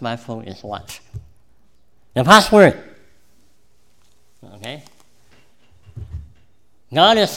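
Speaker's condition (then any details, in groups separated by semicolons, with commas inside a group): Cleft palate; present from birth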